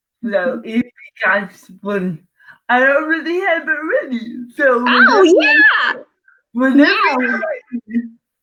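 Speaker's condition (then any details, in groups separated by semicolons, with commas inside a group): Cerebral palsy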